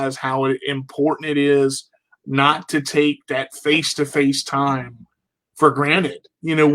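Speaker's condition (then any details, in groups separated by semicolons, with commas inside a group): No condition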